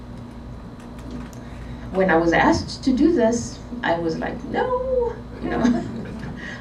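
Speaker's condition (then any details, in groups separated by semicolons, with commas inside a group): No condition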